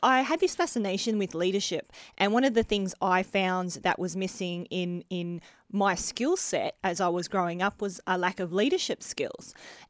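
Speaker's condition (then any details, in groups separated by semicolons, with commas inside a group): Bilateral cleft lip and palate; adult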